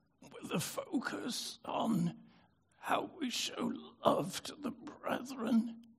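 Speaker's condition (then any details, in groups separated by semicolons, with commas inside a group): Spasmodic dystonia; brain disorder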